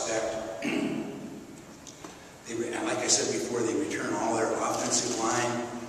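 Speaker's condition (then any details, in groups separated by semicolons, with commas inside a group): No condition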